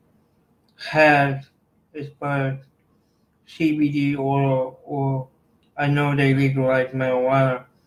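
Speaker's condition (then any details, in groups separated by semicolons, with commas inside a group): Cerebral palsy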